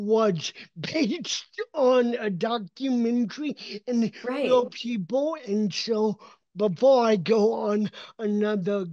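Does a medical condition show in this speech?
Yes: cerebral palsy.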